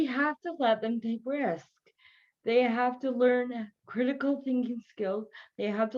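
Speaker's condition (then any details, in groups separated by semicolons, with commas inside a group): Cerebral palsy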